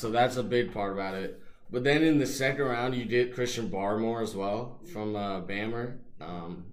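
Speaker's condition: No condition

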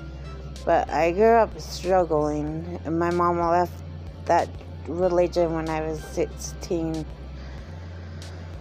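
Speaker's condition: Mild cerebral palsy; born not breathing after overdue home birth, almost 12 pounds, walked at almost 3, diagnosed at 18, seizures; seizures affect speech and motor skills, speech problems since school, almost lethargic when tired

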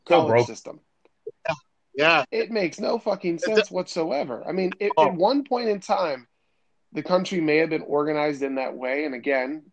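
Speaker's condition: No condition

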